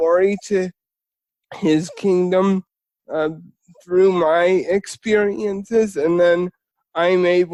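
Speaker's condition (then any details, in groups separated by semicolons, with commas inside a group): Spastic cerebral palsy; spastic form, quadriplegia; diagnosed before age one, now 21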